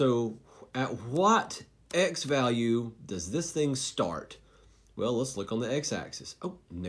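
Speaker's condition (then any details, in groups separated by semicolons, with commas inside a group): No condition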